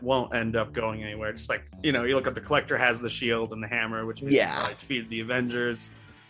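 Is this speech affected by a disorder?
No.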